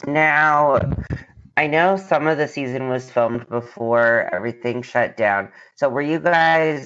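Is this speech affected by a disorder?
No.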